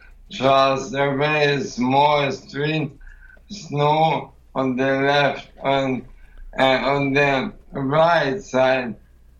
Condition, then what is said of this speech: ALS (motor neuron disease). It wasn't all my problems about voice and use hands and arms.